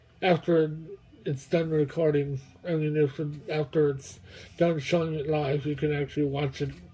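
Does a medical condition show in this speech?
Yes: mobius syndrome.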